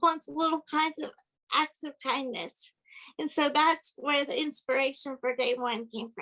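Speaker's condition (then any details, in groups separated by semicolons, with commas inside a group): Cerebral palsy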